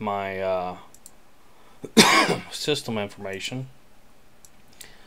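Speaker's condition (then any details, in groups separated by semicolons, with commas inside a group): No condition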